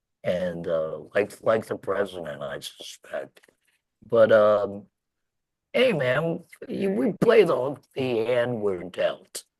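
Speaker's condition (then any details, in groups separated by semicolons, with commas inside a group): Laryngectomy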